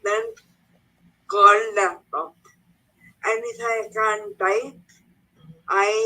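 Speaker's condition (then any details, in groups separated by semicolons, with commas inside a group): Cerebral palsy; speech affected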